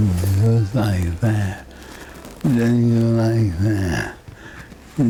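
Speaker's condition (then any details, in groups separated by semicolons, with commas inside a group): Parkinson's disease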